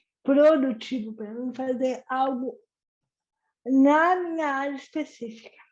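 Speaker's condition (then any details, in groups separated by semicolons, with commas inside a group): Cerebral palsy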